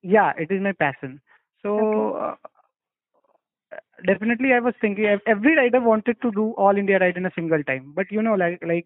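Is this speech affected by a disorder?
No.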